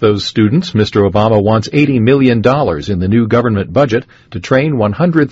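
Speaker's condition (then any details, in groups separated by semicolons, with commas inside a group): No condition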